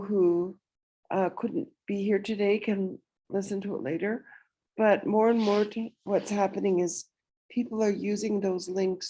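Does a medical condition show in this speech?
No.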